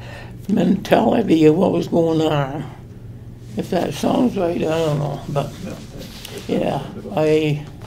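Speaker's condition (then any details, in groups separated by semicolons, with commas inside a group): Traumatic brain injury; struggles to tell story, hard to tie together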